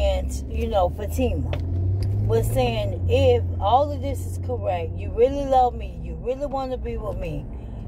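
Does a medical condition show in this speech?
Yes: ALS.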